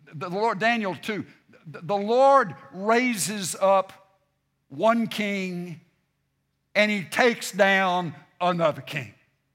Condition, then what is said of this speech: None; typical speech.